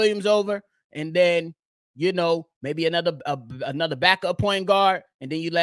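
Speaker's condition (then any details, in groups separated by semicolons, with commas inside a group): No condition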